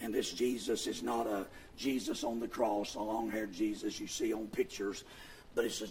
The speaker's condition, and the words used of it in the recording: Vocal cord paralysis. I sound like Kermit the Frog.